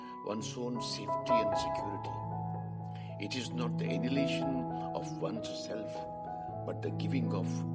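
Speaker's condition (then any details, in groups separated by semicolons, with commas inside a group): No condition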